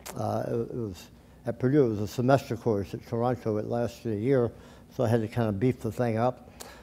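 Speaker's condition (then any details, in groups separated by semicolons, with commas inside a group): Tongue cancer surgery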